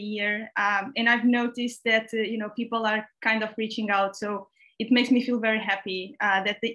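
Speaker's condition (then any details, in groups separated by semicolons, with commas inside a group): No condition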